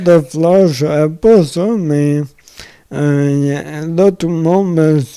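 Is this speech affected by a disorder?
Yes: amyotrophic lateral sclerosis.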